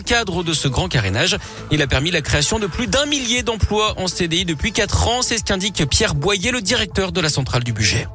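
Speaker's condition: No condition

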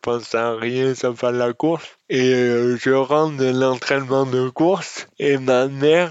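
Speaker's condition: Dystonia; congenital

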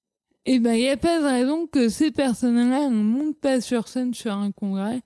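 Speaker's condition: Cerebral palsy; leg surgery around age 14 with several medical errors, atypical gait, childhood speech, psychomotor and physiotherapy

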